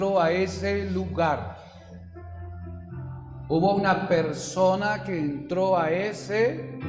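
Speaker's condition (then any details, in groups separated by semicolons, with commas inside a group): No condition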